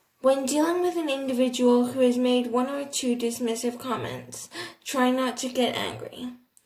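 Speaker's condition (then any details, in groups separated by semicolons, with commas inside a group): Cerebral palsy, athetoid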